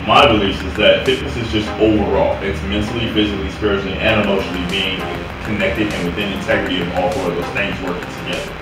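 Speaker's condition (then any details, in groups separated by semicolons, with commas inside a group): No condition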